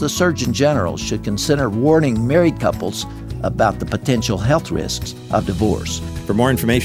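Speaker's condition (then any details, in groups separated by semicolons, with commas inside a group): No condition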